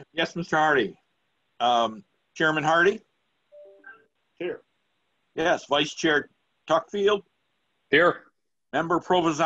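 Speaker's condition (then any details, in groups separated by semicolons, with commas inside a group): No condition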